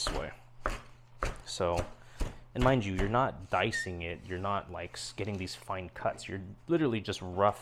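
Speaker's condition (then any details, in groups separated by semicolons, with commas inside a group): No condition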